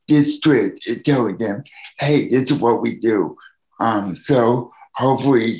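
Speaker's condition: Cerebral palsy; needs help from others

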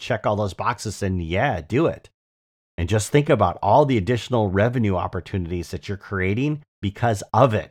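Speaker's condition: No condition

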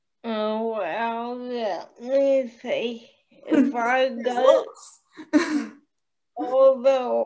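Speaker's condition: Cerebral palsy

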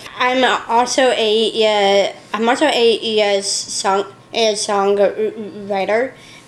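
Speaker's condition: Down syndrome; age 34

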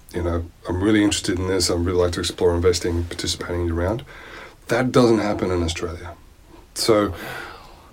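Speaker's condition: No condition

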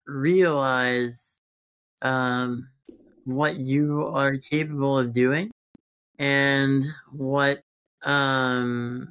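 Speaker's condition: Congenital muscular dystrophy; present since birth

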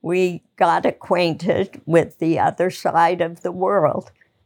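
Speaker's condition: ALS; diagnosed about 3 years ago

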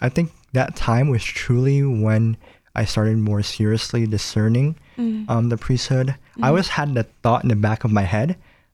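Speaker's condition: Cleft palate; congenital cleft palate involving mouth, nose and lip, many surgeries and medical care in childhood; able to speak after surgical treatment

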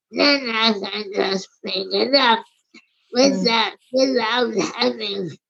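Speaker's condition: Primary lateral sclerosis; about 20 years, age 80, falls, poor walking, wheelchair, diagnosed by Dr. Macken; slurred speech, swallowing difficulty at first exam by Dr. Levitz, Lehigh Neurology, speech later forced quitting

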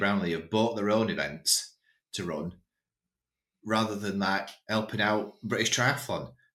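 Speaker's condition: No condition

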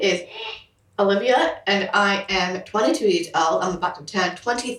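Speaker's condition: Down syndrome

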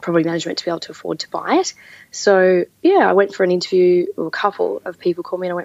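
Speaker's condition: No condition

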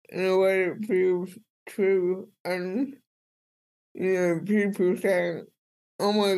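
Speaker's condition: Cerebral palsy; speech impediment

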